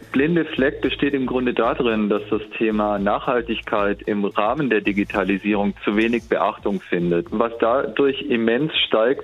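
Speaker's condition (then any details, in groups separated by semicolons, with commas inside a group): No condition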